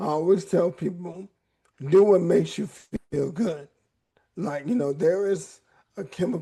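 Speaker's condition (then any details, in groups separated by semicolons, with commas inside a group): ALS; voice raspy at times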